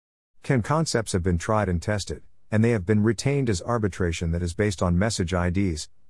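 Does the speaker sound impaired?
No.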